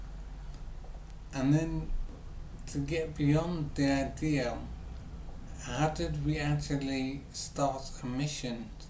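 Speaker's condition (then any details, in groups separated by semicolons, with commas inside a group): Brain injury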